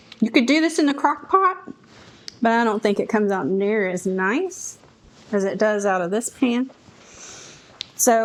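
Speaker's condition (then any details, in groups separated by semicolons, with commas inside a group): No condition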